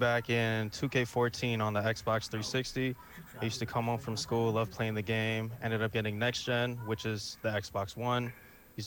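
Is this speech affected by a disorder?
No.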